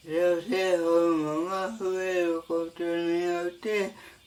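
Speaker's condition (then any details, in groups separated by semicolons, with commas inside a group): Cerebral palsy; severe, uses a wheelchair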